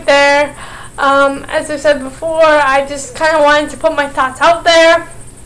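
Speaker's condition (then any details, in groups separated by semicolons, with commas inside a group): Cerebral palsy, mild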